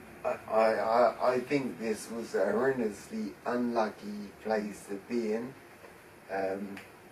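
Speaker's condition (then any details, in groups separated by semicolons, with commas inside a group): Traumatic brain injury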